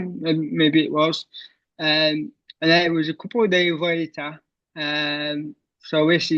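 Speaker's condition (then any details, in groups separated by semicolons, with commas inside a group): Cerebral palsy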